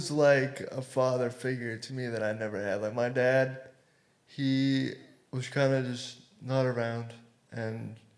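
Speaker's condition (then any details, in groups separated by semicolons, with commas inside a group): Cerebral palsy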